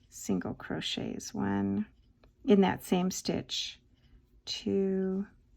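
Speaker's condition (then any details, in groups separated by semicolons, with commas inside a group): No condition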